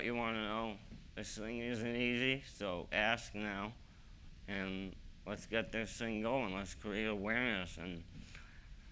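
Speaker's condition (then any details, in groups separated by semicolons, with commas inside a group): ALS; young-adult onset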